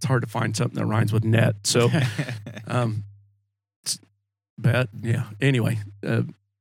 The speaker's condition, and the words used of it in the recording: No condition.